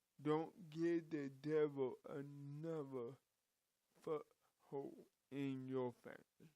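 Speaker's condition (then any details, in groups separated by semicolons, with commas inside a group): Cerebral palsy; from birth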